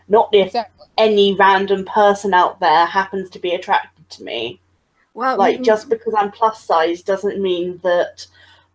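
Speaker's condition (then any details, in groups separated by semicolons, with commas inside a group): No condition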